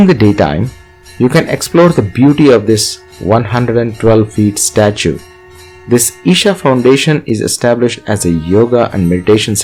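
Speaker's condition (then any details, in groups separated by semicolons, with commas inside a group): No condition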